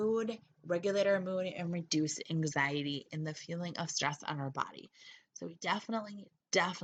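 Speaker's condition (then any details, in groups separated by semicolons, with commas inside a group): No condition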